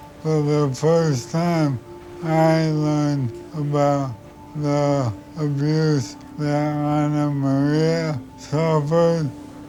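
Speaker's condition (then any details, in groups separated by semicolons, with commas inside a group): ALS; rapidly progressing whole-body paralysis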